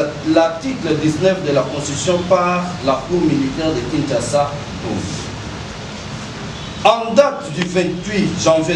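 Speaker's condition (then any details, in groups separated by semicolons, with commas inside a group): No condition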